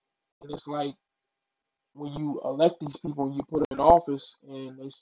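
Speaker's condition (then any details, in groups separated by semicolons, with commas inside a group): No condition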